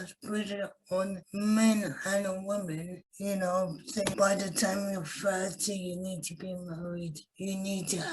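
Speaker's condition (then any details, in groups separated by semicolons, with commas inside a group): Cerebral palsy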